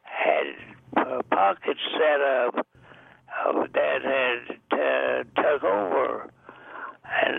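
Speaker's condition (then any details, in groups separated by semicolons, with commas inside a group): Deafness; also blind, age 99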